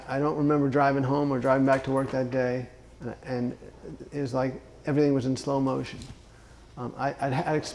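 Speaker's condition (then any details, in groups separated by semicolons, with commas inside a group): Parkinson's disease; left foot dystonia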